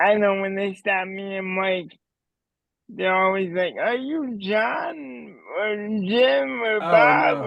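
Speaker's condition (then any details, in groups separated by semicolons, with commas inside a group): Cerebral palsy; speech difficulties, uses speech device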